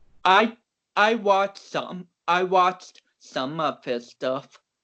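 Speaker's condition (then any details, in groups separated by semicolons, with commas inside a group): Cerebral palsy; shaky during lifts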